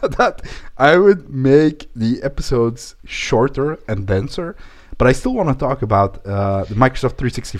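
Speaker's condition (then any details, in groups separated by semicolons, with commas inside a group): No condition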